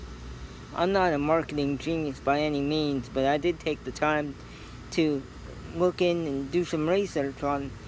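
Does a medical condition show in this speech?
Yes: cerebral palsy; scoliosis.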